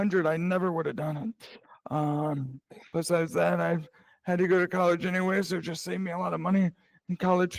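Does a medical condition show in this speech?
Yes: cerebral palsy; present from birth.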